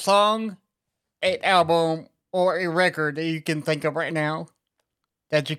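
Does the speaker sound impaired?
Yes: cerebral palsy; right hand affected, limited use of right hand, left-handed; very low baritone voice, found via SingStar phone app.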